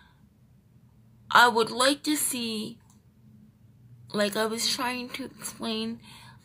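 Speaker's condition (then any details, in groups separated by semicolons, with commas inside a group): Cerebral palsy, triplegia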